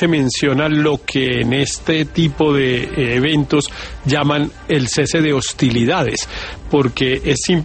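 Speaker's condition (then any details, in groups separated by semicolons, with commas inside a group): No condition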